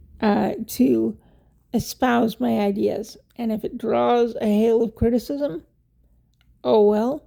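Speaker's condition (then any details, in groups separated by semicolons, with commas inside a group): Cerebral palsy; wheelchair user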